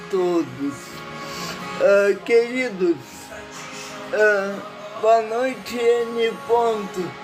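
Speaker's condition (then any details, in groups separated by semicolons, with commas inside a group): Paralysis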